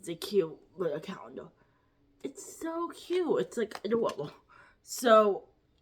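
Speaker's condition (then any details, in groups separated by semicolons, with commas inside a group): Cerebral palsy, quadriplegic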